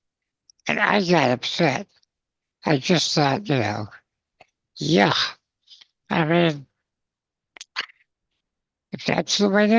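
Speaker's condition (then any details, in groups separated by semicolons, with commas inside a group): Spinal muscular atrophy, congenital; progressive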